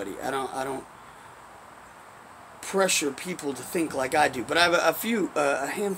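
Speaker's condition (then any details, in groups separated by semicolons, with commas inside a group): No condition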